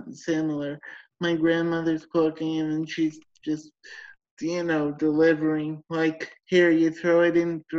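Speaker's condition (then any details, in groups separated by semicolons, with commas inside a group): Cerebral palsy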